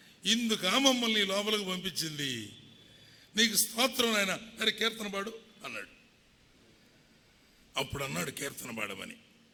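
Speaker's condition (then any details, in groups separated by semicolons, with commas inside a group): No condition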